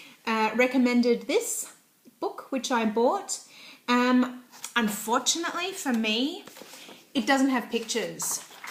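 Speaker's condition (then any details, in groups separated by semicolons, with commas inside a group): No condition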